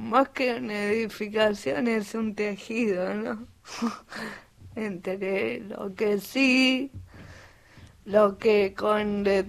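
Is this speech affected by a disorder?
Yes: cerebral palsy; cerebral palsy from birth, respiratory arrest at birth and again at 12 hours, acquired language; not getting stuck at all at this moment per host; answer formed in head but hard to get out, needs waiting.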